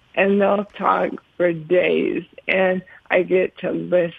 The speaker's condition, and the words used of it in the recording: ALS (motor neuron disease). You'll notice my tongue is affected, so I speak more slowly than I used to.